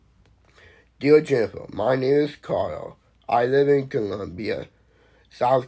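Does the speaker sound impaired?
Yes: Down syndrome; genetic disorder, present since birth; delivers prepared speech aloud himself.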